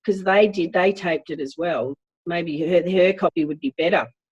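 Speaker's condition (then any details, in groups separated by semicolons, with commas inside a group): No condition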